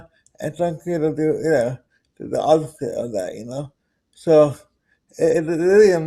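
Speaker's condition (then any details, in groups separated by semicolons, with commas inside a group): Cerebral palsy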